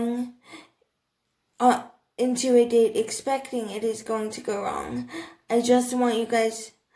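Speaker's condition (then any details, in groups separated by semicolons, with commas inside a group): Cerebral palsy, athetoid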